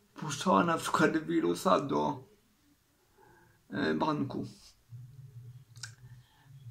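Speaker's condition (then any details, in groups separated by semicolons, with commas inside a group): Cerebral palsy; uses wheelchair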